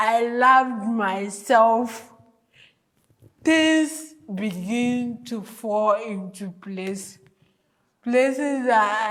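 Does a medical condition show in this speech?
Yes: cerebral palsy; from birth.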